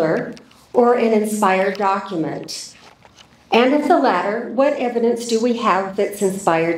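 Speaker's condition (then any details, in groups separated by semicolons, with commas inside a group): No condition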